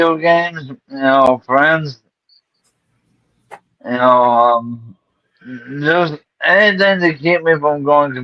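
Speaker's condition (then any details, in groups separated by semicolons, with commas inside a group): ALS; diagnosed about a month ago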